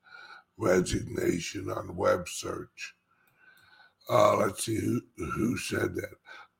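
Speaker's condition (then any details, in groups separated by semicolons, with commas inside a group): Speech impediment; slight speech impediment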